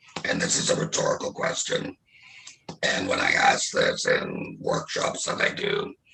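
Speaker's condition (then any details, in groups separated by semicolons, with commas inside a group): Laryngectomy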